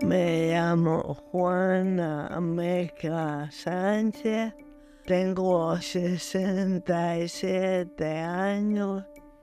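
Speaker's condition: Amyotrophic lateral sclerosis; progressive degenerative motor neuron disease, cognition spared, may compromise breathing and swallowing; no treatment available, told after diagnostic test

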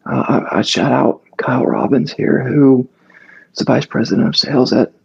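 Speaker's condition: Mixed spasmodic dysphonia; mixed abductor and adductor type, adult onset, cause unknown, multiple sclerosis ruled out by MRI; several years since onset, speech therapy with Shirley Gerson, Linklater technique, limited benefit, still blocks; strained, cracking, stuck in back of throat, whispery breaks, once lost voice completely

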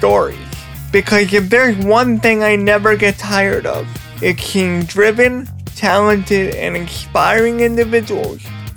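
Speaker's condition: Cerebral palsy; first wheelchair at age 6

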